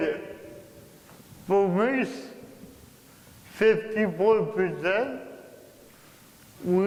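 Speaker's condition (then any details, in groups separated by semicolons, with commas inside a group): Cerebral palsy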